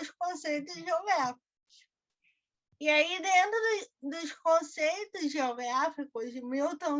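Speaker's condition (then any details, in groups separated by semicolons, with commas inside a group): Cerebral palsy; diagnosed at about one year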